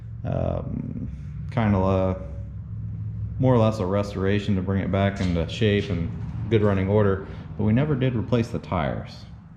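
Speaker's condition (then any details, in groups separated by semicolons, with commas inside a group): No condition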